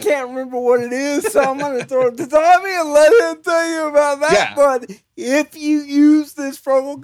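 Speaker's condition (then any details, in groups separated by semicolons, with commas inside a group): Cerebral palsy; chronic pain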